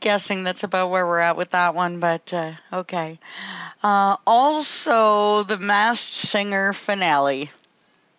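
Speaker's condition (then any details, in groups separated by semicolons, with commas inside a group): No condition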